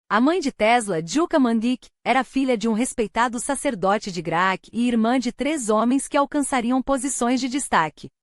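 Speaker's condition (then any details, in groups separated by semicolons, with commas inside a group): No condition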